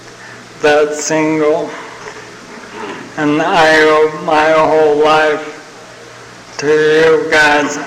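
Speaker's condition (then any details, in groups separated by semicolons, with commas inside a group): ALS (Lou Gehrig's disease); fell and cracked chin two years ago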